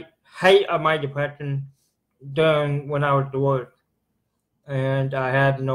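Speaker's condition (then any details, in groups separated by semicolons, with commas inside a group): Cerebral palsy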